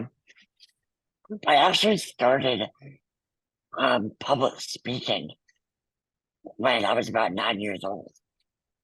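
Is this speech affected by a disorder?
Yes: muscular dystrophy.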